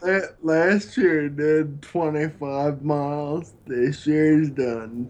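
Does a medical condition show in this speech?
Yes: Friedreich's ataxia; degenerative neurological disease, diagnosed around age 16, affects balance, coordination and heart, no cure or treatments.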